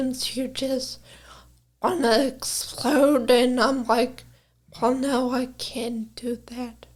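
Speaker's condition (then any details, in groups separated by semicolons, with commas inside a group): Brain injury; caused by brain aneurysm; injury at very young age, one medication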